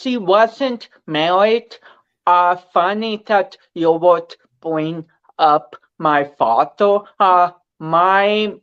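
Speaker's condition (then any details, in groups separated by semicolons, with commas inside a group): Cerebral palsy; affects balance, speech, coordination; walks, bodybuilder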